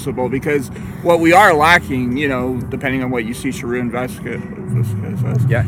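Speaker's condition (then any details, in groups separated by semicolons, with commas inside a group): No condition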